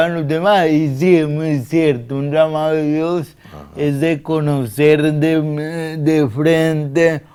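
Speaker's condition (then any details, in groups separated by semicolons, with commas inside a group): Cerebral palsy; difficulty speaking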